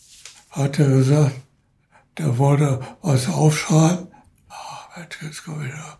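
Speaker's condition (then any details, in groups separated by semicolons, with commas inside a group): Parkinson's disease; could not speak properly during earlier sudden spinning vertigo episode, caller noticed voice, ambulance called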